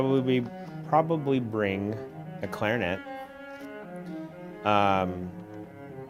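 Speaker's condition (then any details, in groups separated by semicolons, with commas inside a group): No condition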